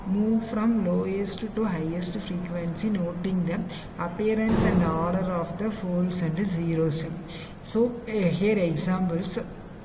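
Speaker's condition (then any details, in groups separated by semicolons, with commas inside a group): No condition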